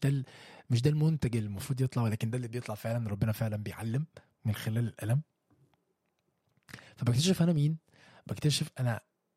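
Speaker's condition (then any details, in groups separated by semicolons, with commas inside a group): No condition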